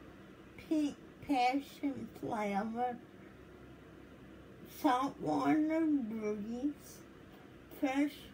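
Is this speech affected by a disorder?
Yes: cerebral palsy.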